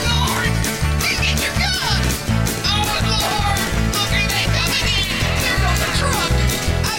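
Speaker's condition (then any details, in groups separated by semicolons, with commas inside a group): No condition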